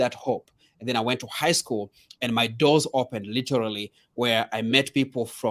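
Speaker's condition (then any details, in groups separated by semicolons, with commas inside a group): No condition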